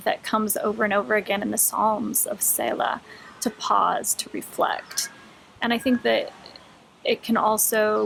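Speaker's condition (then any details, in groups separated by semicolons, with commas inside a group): No condition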